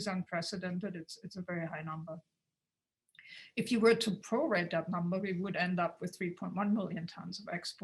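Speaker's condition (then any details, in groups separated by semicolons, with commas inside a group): No condition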